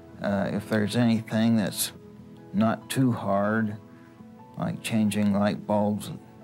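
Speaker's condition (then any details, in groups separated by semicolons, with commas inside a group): Multiple sclerosis; minimal symptoms at diagnosis, now fatigues with tasks, needs chair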